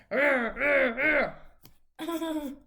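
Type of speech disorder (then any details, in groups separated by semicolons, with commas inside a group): Apraxia of speech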